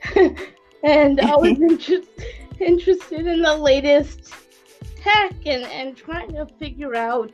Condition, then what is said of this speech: Cerebral palsy. And it understands me a lot better.